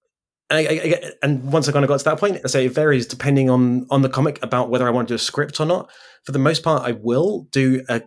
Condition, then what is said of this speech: Stuttering. This is exactly what I was saying before about sometimes difficult to record podcasts when you've got a speech impediment, which I find